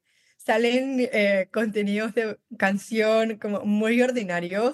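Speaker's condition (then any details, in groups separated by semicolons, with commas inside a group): Down syndrome; since birth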